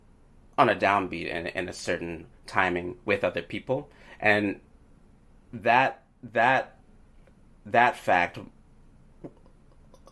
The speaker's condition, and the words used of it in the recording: Stuttering. Is that when I sing, the stutter it doesn't show up in the same way.